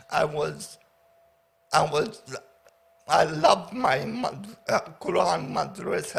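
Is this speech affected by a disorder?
Yes: paraplegia with essential tremor.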